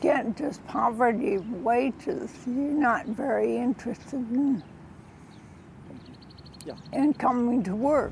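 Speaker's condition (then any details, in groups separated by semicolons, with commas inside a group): Spinocerebellar ataxia; loss of coordination affecting nerves throughout body, trouble putting toothpaste on brush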